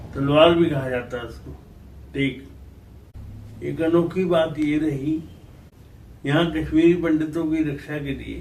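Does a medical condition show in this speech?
Yes: cerebral palsy.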